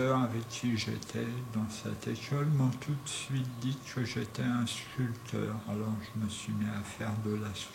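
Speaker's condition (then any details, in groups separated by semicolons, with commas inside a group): Tongue cancer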